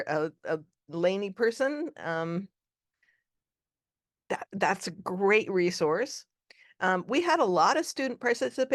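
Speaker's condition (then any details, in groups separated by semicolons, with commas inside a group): No condition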